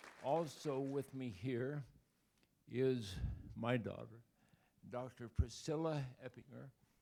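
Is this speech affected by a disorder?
Yes: ALS; body weakening, 2 years since onset.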